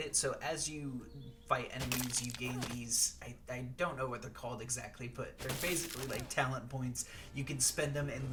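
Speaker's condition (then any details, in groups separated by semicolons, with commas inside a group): No condition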